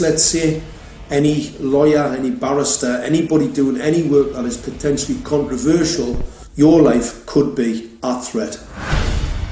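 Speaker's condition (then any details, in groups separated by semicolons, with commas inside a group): No condition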